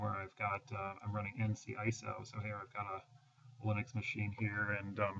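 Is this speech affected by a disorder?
No.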